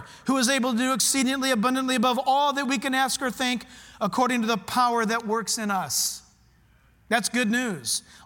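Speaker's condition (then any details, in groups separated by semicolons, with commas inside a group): No condition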